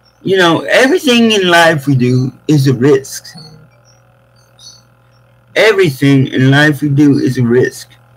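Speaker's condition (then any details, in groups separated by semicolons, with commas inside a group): Cerebral palsy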